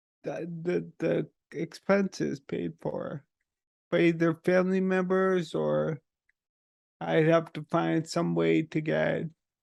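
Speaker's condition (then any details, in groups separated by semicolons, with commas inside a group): Multiple sclerosis; voice strong, speaks rather than writes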